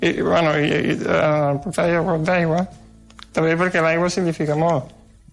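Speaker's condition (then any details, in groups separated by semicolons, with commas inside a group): Duchenne muscular dystrophy; housebound, no longer able to eat, moves only head and legs slightly, postural pain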